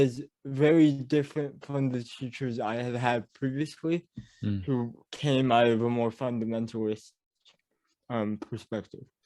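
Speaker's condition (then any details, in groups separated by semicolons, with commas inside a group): Cerebral palsy; mild speech impediment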